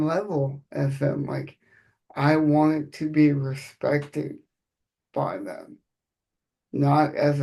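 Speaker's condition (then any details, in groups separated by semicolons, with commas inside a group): Cerebral palsy; present from birth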